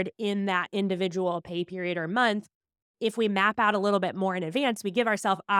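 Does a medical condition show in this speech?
No.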